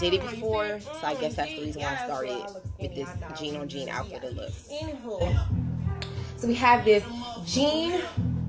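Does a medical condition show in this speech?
No.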